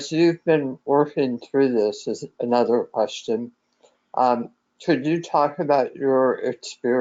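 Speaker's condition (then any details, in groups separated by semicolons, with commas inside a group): Head and neck cancer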